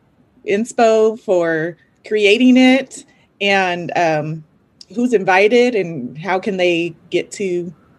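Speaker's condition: No condition

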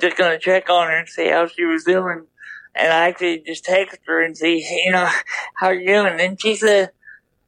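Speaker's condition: Double hemiplegia cerebral palsy

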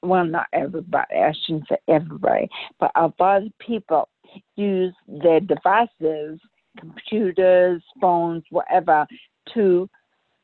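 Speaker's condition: Brain aneurysm rupture; coma afterward

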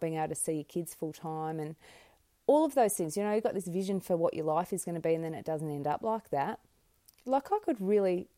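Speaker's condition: No condition

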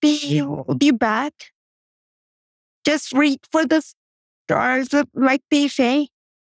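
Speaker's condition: Cerebral palsy; from birth

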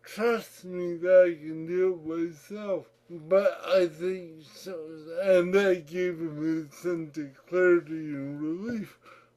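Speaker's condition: Cerebral palsy; speech therapy in childhood, distinctive voice, imitated by friend Fred

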